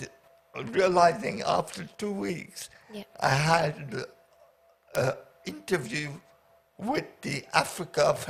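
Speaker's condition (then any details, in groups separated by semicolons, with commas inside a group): Paraplegia with essential tremor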